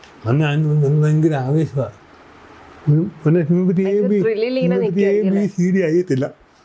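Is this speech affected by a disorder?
Yes: cerebral palsy.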